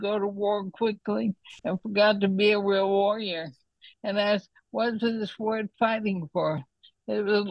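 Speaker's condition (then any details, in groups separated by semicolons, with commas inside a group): ALS; needs to sit when breathless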